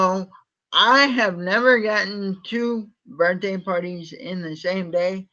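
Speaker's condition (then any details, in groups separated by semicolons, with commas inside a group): Cerebral palsy; from birth, uses wheelchair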